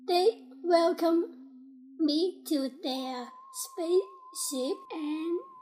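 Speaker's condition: Down syndrome; developmental disability

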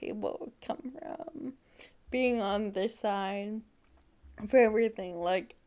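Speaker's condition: Friedreich's ataxia; wheelchair user

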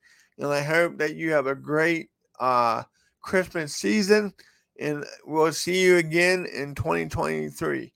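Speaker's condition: Cerebral palsy; affects walk and speech

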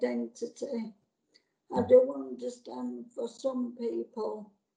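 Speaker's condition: Motor neurone disease; MND diagnosed about nine years ago, progressive, voice went overnight during past illnesses; voice affected quite a lot, once-broad Yorkshire accent changed, fears voice may suddenly go

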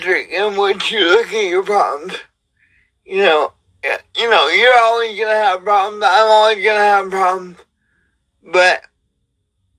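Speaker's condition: Cerebral palsy; wheelchair user

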